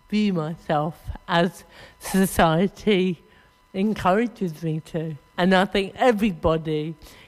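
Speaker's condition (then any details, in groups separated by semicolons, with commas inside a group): Cerebral palsy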